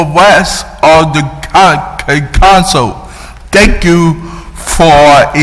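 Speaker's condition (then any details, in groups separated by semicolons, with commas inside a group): Cerebral palsy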